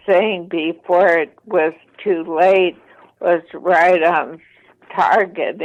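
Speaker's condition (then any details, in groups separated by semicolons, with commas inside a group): ALS, mild; voice slightly impaired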